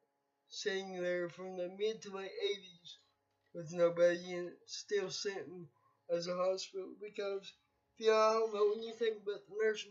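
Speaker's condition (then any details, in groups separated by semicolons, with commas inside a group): Cerebral palsy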